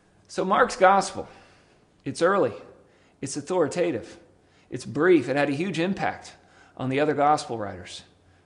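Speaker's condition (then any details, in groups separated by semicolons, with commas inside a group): No condition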